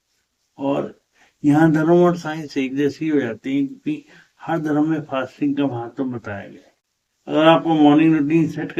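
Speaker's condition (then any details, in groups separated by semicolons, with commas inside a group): Cerebral palsy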